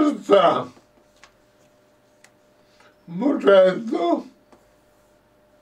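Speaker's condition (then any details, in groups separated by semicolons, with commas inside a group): Traumatic brain injury; road traffic accident, quadriplegia, profound bilateral deafness; in speech therapy; r errors, low loud dull voice, short duration, word-finding difficulty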